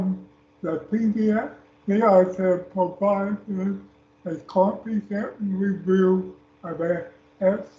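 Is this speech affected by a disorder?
Yes: speech impairment.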